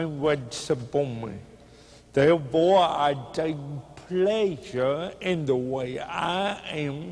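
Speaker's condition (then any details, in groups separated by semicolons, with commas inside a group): Cerebral palsy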